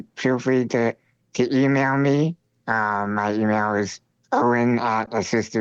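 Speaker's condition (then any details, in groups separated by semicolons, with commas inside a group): Spinal muscular atrophy; chronic joint atrophy, wheelchair user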